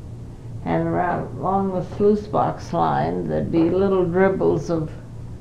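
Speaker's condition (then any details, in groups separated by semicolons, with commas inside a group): Parkinson's disease; not very able to do much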